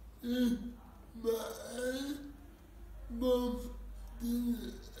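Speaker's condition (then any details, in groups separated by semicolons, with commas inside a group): Cerebral palsy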